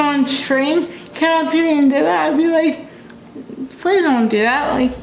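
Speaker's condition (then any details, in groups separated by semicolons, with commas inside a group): Cerebral palsy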